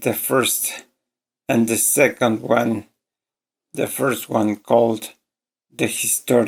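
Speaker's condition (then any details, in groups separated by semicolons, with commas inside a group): ALS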